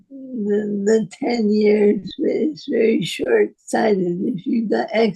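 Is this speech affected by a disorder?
Yes: Parkinson's disease.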